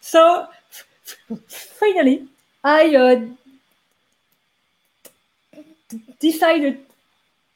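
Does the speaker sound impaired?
Yes: stuttering; led to rejection from computer science master's program; here blocks.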